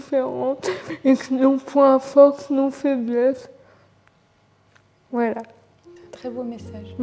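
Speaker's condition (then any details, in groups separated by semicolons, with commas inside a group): Cerebral palsy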